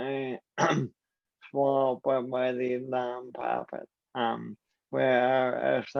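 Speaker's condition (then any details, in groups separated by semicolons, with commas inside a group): ALS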